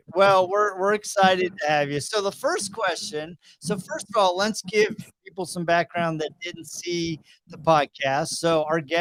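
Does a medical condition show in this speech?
No.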